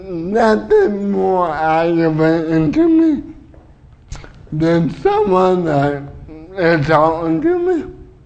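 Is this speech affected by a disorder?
Yes: cerebral palsy; uses wheelchair.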